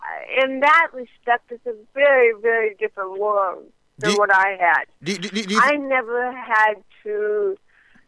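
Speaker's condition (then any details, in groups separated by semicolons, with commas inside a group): Cerebral palsy; speech and physical therapy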